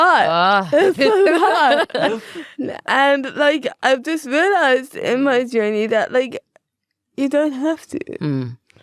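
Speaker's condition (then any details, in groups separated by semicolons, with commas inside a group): Cerebral palsy, spastic quadriplegia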